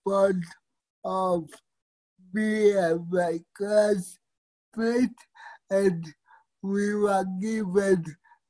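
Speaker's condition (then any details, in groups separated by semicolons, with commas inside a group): Cerebral palsy; fine motor skill challenges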